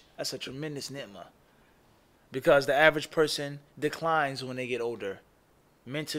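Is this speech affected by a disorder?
No.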